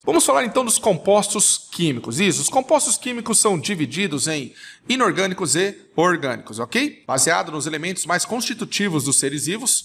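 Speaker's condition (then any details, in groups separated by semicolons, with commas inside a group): No condition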